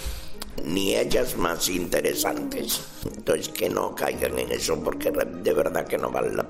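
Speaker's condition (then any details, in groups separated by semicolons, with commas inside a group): Partial laryngectomy; laryngeal cancer from heavy smoking, radiotherapy, chemotherapy, part of larynx removed, tracheoesophageal valve prosthesis; recovered from laryngeal cancer, wears tracheoesophageal valve prosthesis; voice via one-way tracheoesophageal valve, lung air exits through mouth, keeps swallowed material from lungs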